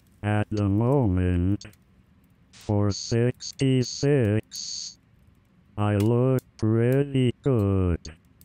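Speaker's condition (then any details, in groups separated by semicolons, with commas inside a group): Amyotrophic lateral sclerosis; bulbar onset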